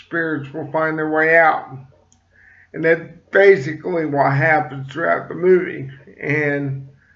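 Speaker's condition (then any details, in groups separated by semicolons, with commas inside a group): Cerebral palsy; slight speech impediment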